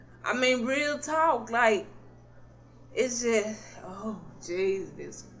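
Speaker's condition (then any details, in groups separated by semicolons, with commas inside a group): Cerebral palsy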